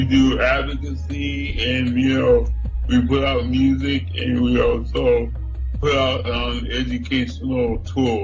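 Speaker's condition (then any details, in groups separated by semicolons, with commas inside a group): Cerebral palsy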